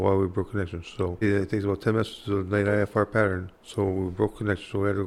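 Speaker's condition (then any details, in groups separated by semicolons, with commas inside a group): Parkinson's disease; speech affected very significantly, hard time talking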